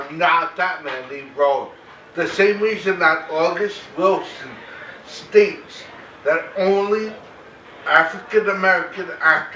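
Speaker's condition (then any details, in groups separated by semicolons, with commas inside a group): Cerebral palsy, mild; mainly affects speech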